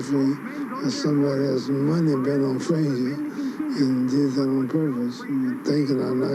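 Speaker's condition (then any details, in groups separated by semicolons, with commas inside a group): Parkinson's syndrome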